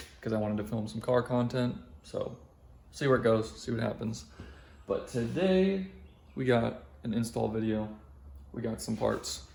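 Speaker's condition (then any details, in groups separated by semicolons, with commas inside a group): No condition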